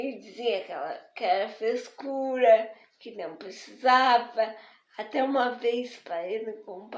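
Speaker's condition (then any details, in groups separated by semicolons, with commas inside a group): Spastic diplegic cerebral palsy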